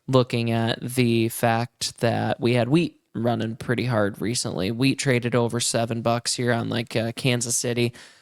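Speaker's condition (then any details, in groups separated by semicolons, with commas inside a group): No condition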